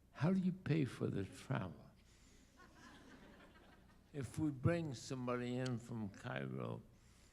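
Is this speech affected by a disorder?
Yes: ALS.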